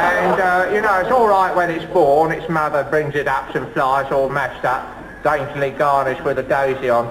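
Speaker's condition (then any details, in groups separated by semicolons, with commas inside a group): No condition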